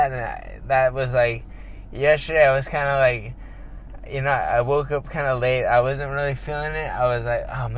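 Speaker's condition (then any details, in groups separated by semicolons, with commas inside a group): Traumatic brain injury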